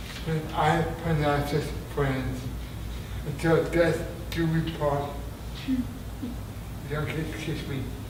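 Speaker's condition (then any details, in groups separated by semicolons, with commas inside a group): Traumatic brain injury; near-fatal injury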